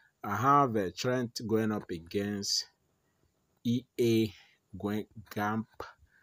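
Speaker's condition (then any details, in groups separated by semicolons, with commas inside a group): No condition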